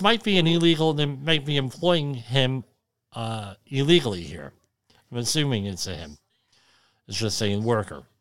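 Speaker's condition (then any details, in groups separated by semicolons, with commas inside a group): Cleft lip and palate; severe speech impediment while growing up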